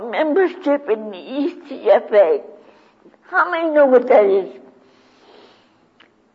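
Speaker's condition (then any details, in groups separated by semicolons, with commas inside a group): Cerebral palsy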